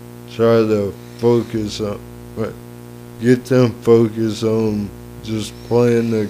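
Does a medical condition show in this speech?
Yes: cerebral palsy; lifelong.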